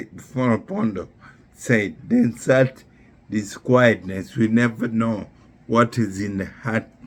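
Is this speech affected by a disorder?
Yes: neurological disease.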